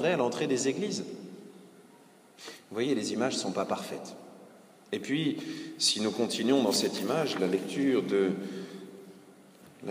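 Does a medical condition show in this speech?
No.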